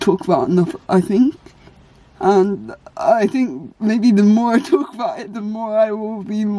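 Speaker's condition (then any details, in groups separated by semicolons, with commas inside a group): Cerebral palsy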